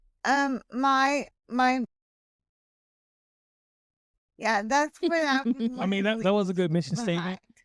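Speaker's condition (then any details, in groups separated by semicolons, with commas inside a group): Hemiplegic cerebral palsy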